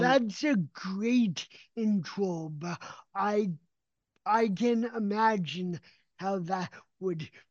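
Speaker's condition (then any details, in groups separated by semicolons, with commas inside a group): Cerebral palsy; gait severely affected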